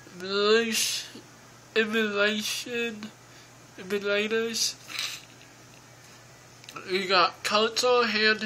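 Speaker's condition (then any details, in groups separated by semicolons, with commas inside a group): Cerebral palsy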